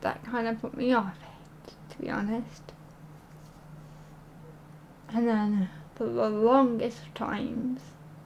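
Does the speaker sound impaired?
Yes: cerebral palsy.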